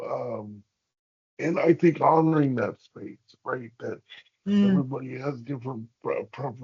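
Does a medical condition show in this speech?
Yes: cerebral palsy; hamstring releases.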